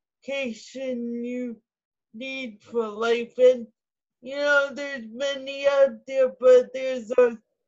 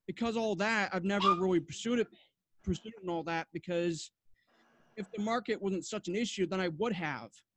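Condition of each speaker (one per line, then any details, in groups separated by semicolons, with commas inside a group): Cerebral palsy; spastic ataxic type, lower body spastic, startle reflex; very weak throat muscles, chokes when eating or drinking
No condition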